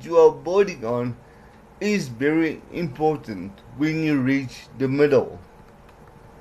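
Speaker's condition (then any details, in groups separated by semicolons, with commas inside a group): Cerebral palsy; some words unclear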